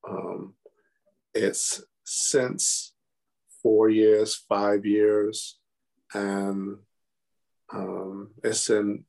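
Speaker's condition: Global aphasia after stroke; global aphasia caused by stroke; 4 to 5 years since stroke, improving; sentences definitely improving, described as very, very good

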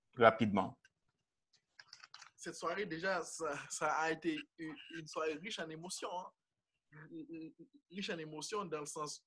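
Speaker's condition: Stuttering; father also stuttered, realized own stutter gradually over time, remarks about elocution from others; whole-word repetitions, comme, stuttered moments left uncut in videos; repeated sounds, repeated words

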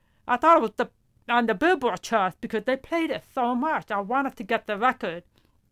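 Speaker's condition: Profound deafness; headphones too quiet

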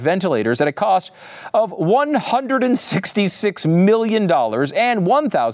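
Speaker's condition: No condition

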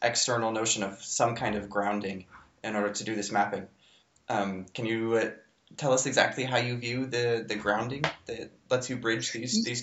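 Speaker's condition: No condition

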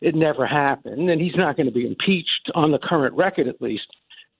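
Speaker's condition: No condition

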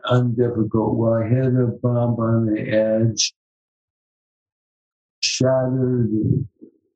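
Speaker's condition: ALS; spasticity

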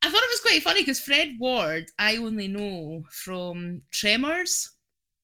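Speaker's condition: No condition

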